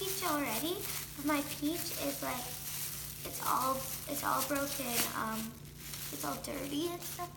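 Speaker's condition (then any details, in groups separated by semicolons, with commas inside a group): No condition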